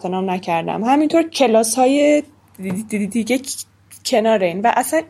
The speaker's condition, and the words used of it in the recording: Stuttering. خودش میگه که الان که صداشو میشنویم لکنتش بیشتر از همیشه است